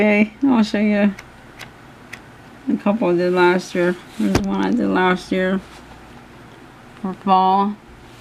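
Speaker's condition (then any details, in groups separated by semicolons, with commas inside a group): Cerebral palsy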